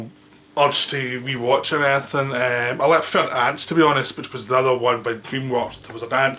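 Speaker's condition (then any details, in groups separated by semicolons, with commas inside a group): No condition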